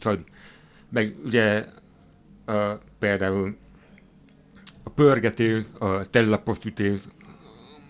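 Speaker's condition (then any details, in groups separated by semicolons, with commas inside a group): Hearing impairment; hard of hearing, wears hearing aids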